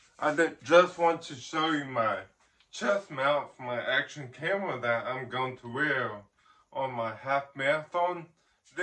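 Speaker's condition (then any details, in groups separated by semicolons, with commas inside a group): Ataxic cerebral palsy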